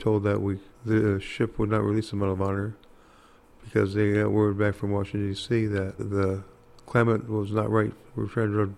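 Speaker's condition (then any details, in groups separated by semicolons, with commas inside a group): Parkinson's disease; hard time talking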